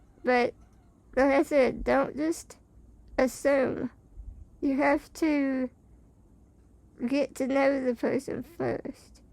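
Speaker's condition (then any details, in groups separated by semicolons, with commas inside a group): Spinal muscular atrophy type 2; able to speak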